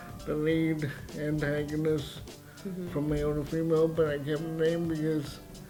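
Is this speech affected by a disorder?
Yes: cerebral palsy, severe; spastic type.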